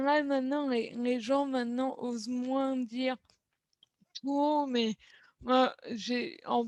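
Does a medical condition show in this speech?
Yes: cerebral palsy.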